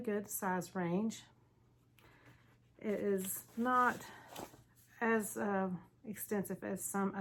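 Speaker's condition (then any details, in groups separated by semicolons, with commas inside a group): No condition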